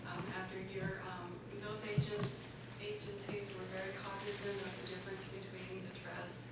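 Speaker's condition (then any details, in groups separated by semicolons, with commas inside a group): No condition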